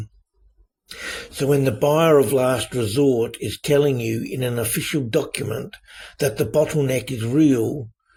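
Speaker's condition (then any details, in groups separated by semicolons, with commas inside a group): No condition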